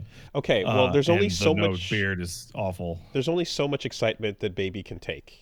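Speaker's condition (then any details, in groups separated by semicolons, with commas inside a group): No condition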